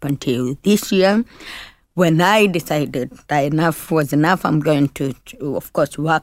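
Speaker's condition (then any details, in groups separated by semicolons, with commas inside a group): Deafness (Usher syndrome); born deaf, Usher syndrome affecting hearing and sight, retinitis pigmentosa, diagnosed late after growing up deaf; did not speak well while growing up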